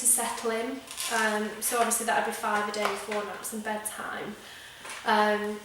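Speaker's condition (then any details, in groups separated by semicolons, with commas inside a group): No condition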